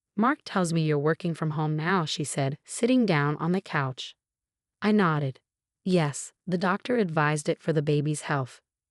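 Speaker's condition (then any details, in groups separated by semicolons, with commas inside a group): No condition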